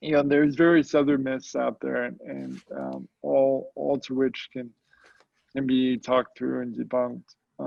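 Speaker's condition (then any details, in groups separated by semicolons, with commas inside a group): Cerebral palsy, mild; mild form affects speech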